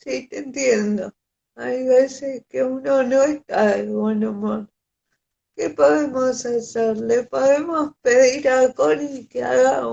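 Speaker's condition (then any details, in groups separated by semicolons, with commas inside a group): Cerebral palsy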